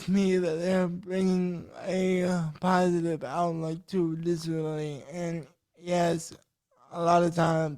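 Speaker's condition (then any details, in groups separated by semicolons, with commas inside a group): Cerebral palsy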